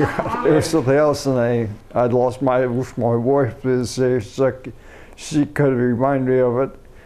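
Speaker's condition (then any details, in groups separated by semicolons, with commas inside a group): Multiple system atrophy; first diagnosed cerebellar ataxia, rediagnosed faster-progressing; umbilical cord blood stem cells, progression resumed; excessive saliva hinders talking, speech therapy advised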